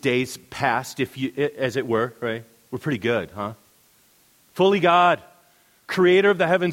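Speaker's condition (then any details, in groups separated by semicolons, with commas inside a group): No condition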